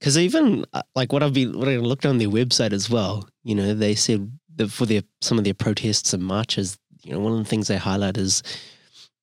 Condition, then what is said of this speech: No condition.